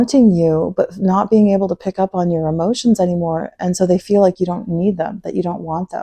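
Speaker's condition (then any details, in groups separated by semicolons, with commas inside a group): No condition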